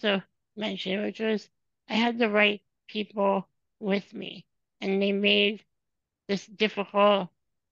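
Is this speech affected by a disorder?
Yes: spinal muscular atrophy; progressive muscle weakness throughout body.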